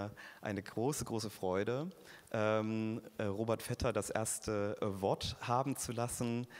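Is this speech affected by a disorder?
No.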